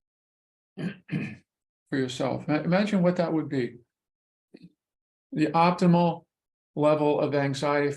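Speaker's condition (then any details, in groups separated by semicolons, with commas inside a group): No condition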